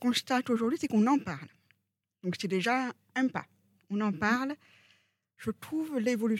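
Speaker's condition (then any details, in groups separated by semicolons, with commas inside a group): Profound congenital deafness, profound, from birth; hearing aids give only small help, oral speech since early childhood; speech heard by others as foreign accent, difficulty with foreign languages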